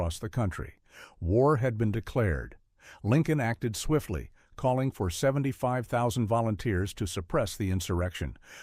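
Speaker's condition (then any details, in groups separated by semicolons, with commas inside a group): No condition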